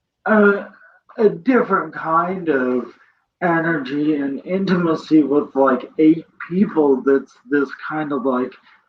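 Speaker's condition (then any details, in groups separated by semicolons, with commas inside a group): Cerebral palsy; present from birth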